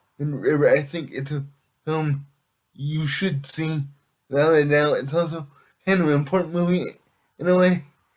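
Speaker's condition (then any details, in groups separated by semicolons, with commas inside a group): Cerebral palsy; able to speak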